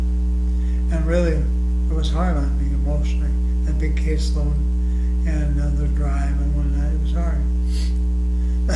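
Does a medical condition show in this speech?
Yes: ALS.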